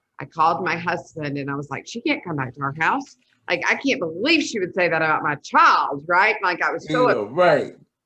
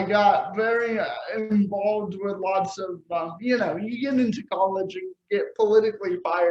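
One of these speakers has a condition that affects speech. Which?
The second: cerebral palsy; caused by hemorrhages at birth, walks with forearm crutches.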